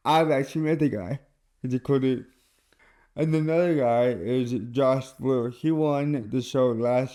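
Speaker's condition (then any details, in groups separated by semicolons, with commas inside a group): Cerebral palsy; lack of oxygen at birth; diagnosed in infancy, walked at age four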